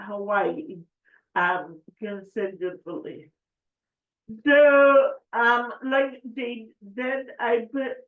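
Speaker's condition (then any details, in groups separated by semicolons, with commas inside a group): Cerebral palsy; affects speech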